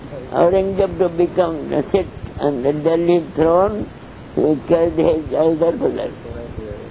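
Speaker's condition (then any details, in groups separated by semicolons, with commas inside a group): Deafness; long fluent English story narration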